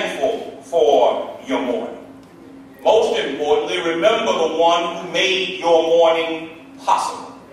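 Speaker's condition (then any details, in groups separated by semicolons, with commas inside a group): No condition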